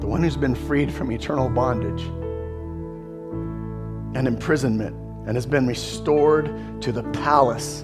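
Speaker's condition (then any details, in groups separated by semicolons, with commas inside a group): No condition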